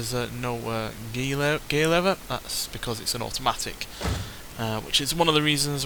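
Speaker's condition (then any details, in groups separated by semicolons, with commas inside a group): No condition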